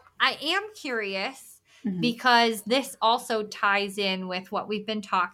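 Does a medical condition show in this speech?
Yes: bilateral cleft lip and palate; congenital, reconstructive surgery from very young age, later surgery result improved but not perfect.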